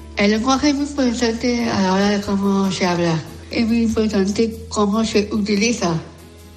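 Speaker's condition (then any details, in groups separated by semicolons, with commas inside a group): Down syndrome; genetic disorder, aged 35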